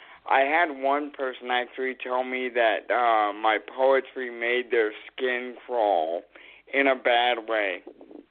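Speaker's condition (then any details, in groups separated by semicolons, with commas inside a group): Cerebral palsy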